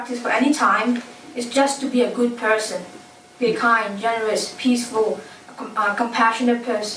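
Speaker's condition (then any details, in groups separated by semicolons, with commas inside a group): No condition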